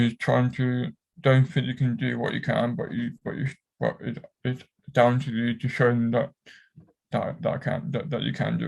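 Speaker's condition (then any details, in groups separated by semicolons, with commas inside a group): Cerebral palsy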